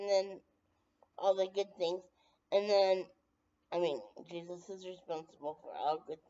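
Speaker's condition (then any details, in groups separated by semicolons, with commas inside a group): Brain injury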